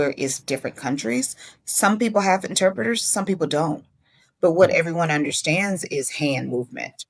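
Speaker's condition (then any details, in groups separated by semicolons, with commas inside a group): No condition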